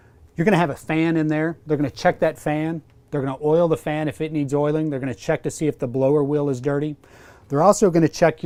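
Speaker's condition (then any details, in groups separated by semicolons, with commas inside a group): No condition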